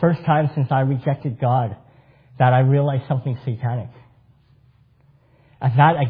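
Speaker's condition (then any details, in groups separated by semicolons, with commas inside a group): Cleft palate; congenital cleft palate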